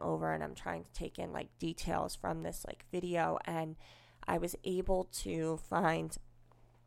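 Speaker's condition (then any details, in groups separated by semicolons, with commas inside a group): Cleft lip and palate, unilateral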